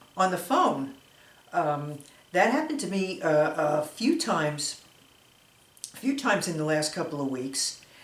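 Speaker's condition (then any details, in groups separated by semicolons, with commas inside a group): No condition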